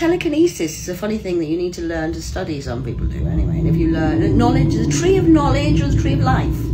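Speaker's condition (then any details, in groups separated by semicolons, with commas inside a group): No condition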